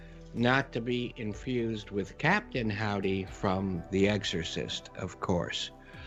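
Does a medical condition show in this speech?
No.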